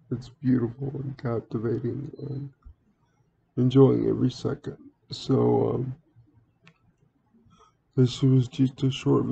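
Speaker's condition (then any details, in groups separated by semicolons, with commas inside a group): Cerebral palsy; speaks relatively well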